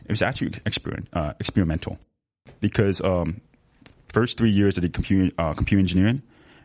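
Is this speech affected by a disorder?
Yes: severe to profound hearing loss; congenital sensorineural, severe to profound right, moderate to severe left, diagnosed at 2.5 years; lost many language skills from late diagnosis.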